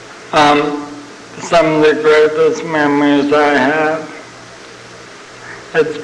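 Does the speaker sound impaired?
Yes: ALS (Lou Gehrig's disease); terminal, young onset, first sign abnormal walking; sounds like having had a couple of drinks.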